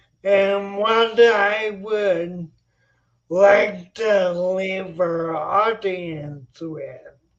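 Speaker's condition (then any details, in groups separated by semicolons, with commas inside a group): Spinocerebellar ataxia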